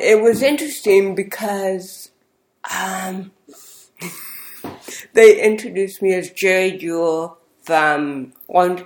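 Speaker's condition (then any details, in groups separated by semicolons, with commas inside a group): Cerebral palsy; speech therapy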